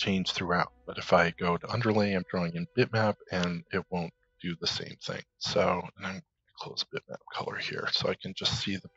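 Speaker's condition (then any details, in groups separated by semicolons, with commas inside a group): No condition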